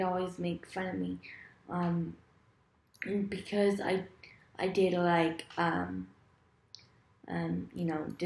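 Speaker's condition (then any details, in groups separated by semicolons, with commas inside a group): Cerebral palsy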